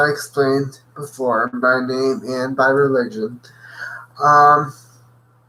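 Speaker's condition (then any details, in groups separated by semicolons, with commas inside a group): Cerebral palsy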